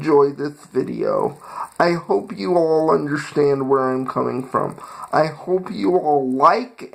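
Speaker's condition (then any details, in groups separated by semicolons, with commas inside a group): Cerebral palsy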